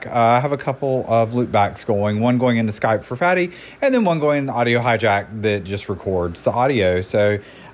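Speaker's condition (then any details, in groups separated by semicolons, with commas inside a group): No condition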